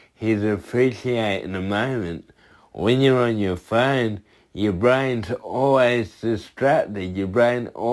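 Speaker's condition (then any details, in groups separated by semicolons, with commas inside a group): Cerebral palsy; from birth, tight muscles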